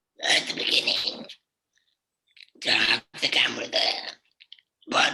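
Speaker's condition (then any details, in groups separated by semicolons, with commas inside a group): Laryngectomy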